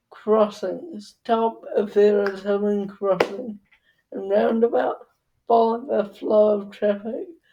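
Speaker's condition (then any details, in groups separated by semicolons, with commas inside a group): Cerebral palsy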